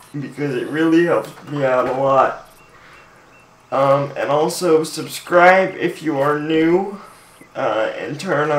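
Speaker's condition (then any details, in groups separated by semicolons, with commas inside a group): Cerebral palsy, mild; speech sometimes affected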